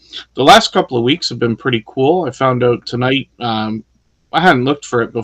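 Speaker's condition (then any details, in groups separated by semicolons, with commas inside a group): No condition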